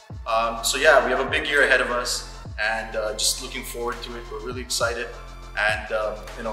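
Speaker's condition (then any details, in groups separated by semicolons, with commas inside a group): No condition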